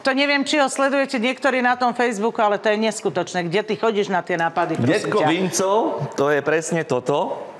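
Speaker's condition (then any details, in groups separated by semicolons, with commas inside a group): No condition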